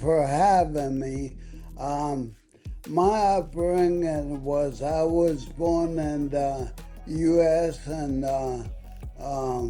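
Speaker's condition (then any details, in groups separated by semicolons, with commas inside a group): ALS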